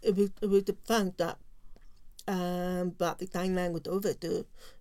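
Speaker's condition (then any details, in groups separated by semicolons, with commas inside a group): Profound deafness; learned to speak and lip-read in early oral pre-preschool program, encouraged to speak, mainstreamed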